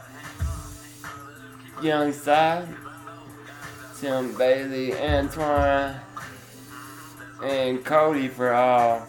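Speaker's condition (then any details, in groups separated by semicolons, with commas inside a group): Duchenne muscular dystrophy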